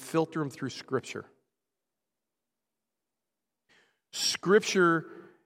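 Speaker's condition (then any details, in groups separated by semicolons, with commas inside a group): No condition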